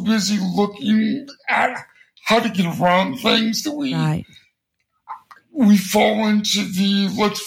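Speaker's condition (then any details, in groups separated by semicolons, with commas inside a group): Cerebral palsy; congenital, since birth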